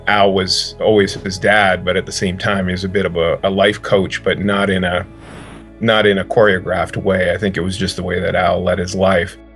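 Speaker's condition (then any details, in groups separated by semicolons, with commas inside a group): No condition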